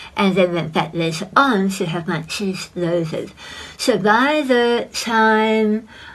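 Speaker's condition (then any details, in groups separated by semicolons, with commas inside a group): Head and neck cancer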